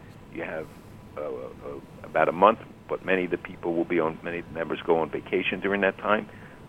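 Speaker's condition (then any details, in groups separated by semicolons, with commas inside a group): No condition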